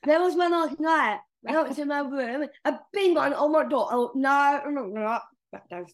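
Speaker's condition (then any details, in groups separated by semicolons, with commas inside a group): Down syndrome; major heart surgery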